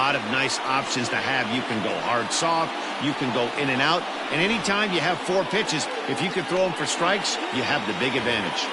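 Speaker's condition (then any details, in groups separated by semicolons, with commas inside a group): No condition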